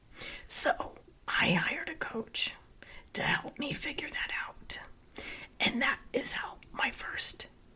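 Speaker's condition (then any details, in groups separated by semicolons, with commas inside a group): Spasmodic dysphonia; voice sounds like laryngitis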